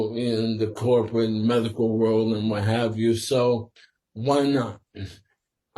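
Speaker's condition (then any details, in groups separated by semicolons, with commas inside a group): Sporadic ALS; must speak slower and carefully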